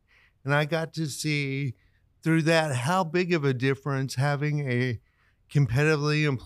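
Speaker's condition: Cerebral palsy; gets around pretty well

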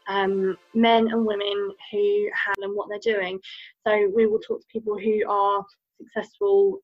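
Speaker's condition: Cleft lip and palate; soft palate repair

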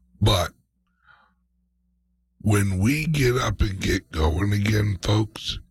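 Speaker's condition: Speech impediment, mild; slight speech impediment

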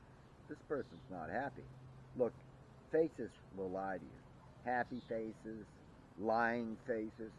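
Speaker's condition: No condition

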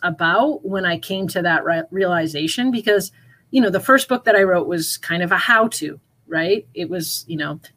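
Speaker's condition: No condition

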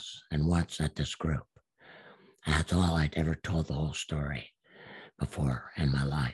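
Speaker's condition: Absent vocal cords; still practices speaking

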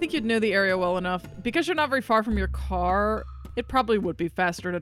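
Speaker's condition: No condition

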